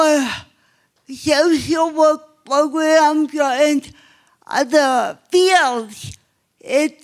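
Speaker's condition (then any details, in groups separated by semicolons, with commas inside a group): Cerebral palsy; obvious speech impairment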